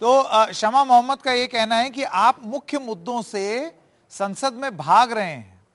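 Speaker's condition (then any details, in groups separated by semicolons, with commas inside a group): No condition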